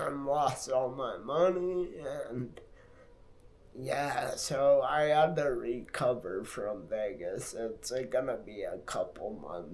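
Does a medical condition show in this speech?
Yes: multiple sclerosis.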